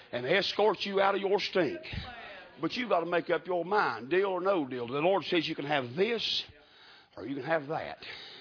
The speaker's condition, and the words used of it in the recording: No condition.